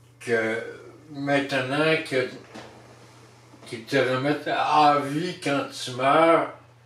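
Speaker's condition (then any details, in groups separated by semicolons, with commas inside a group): Traumatic brain injury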